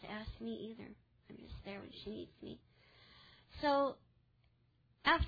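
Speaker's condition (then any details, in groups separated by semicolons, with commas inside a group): Cleft palate; congenital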